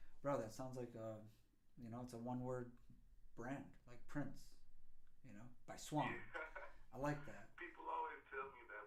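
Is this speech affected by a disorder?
No.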